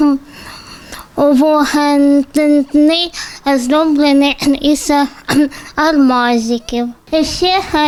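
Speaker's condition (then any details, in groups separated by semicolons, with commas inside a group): Cerebral palsy; in rehabilitation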